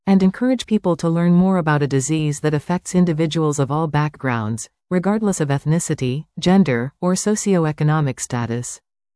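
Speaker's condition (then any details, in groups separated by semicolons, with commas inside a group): No condition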